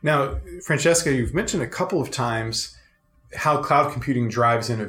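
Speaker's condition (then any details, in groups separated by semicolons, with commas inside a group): No condition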